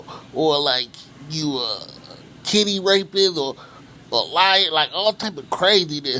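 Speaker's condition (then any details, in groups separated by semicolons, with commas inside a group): Cerebral palsy; from birth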